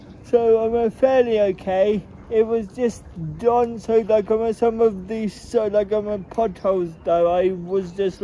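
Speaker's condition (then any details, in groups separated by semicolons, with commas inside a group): Cerebral palsy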